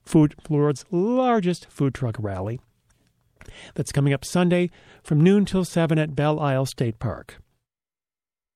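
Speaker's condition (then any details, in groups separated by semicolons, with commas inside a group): No condition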